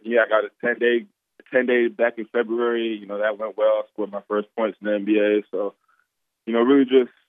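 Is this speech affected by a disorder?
No.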